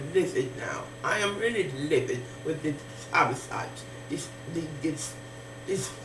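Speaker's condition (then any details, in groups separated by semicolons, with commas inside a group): Facial palsy; can barely hear own speech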